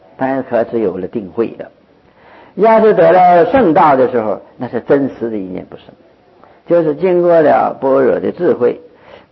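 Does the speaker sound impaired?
No.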